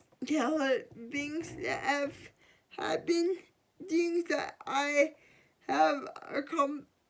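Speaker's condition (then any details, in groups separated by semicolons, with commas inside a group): Cerebral palsy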